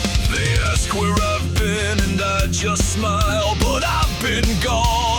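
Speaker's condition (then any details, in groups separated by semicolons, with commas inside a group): No condition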